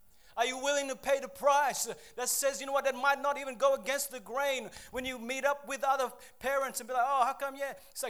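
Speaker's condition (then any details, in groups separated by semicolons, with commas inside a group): No condition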